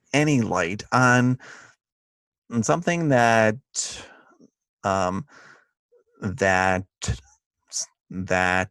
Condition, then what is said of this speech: Stuttering. But you know, it's obvious that I talk in a like a different way.